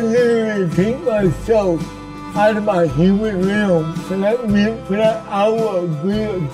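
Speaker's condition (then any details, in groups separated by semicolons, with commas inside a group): Cerebral palsy; from birth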